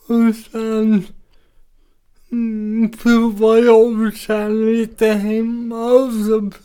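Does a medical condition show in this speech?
Yes: cerebral palsy; from birth, oxygen deprivation at delivery, heart not beating at birth then restarted, spasms, right side harder to control; mainly affects speech and balance.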